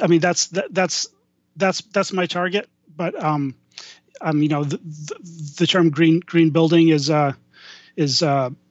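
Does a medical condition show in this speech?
Yes: stuttering; lifelong stutter; may freeze up mid-speech, then gets back on a roll; here repeated sounds, repeated words, prolonged sounds.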